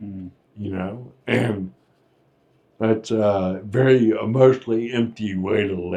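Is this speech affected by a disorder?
Yes: Friedreich's ataxia.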